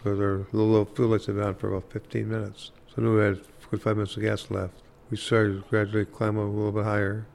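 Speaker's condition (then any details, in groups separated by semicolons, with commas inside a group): Parkinson's disease; hard time talking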